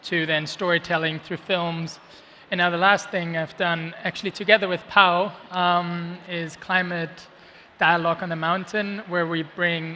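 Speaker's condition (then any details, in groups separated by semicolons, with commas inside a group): No condition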